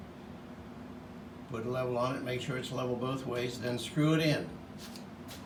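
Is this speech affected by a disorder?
No.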